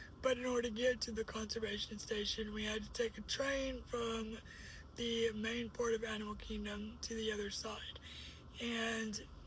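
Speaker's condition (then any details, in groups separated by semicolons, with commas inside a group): Cerebral palsy; uses a wheelchair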